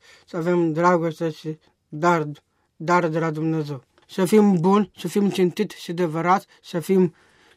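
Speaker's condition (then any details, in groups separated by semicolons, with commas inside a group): Down syndrome; adult man, 33 years old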